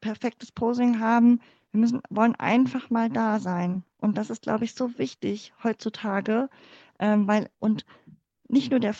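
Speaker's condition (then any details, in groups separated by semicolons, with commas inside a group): Cleft palate; congenital, born in former GDR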